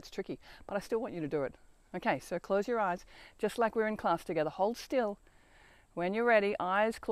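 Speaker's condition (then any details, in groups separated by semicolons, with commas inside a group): No condition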